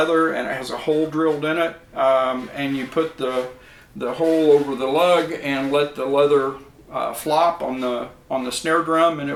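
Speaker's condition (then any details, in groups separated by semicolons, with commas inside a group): No condition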